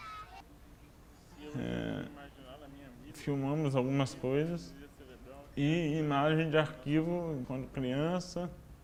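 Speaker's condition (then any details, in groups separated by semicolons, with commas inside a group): Cerebral palsy; affects motor coordination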